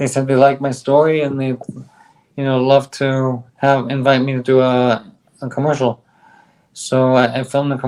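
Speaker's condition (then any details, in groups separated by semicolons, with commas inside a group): ALS; on drug, stronger bite, speaks better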